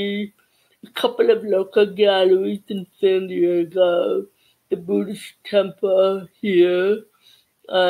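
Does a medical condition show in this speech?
Yes: cerebral palsy; childhood speech therapy.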